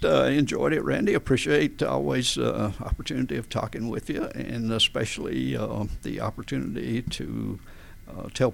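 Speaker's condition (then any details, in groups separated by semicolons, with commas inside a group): Spasmodic dysphonia; vocal folds slam together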